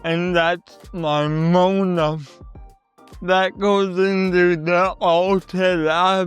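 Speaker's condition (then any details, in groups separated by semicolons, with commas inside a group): Cerebral palsy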